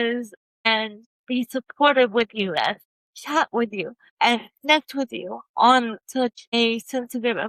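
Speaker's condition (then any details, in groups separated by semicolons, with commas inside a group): Cerebral palsy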